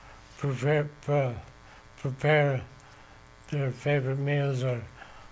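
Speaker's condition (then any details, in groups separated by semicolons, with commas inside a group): ALS; voice affected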